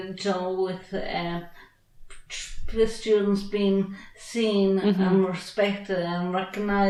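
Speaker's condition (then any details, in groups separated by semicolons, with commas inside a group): Traumatic brain injury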